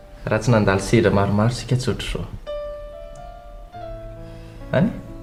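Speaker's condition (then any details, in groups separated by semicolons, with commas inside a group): No condition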